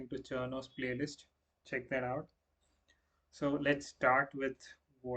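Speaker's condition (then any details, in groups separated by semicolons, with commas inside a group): No condition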